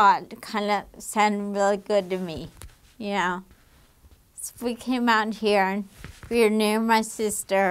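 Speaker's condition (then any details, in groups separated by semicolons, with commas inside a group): Damaged diaphragm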